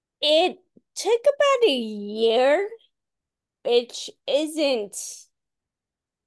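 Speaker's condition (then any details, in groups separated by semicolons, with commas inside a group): Friedreich's ataxia; cadence and slurring getting worse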